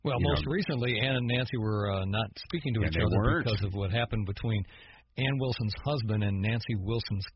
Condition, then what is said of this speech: None; typical speech.